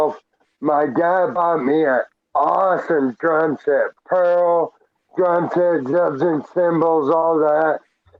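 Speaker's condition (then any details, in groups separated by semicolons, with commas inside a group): Traumatic brain injury; hit by car as pedestrian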